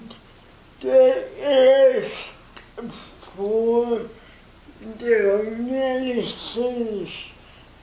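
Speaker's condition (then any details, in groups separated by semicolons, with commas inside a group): Cerebral palsy; motorized wheelchair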